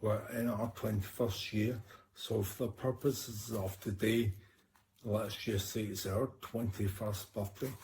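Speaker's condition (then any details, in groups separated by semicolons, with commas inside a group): Idiopathic cerebellar ataxia; about 18 years since diagnosis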